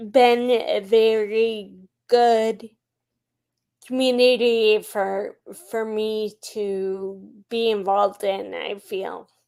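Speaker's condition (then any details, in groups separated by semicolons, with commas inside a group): Friedreich's ataxia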